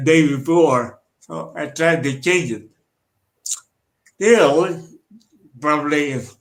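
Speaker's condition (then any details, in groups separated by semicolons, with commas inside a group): Cerebral palsy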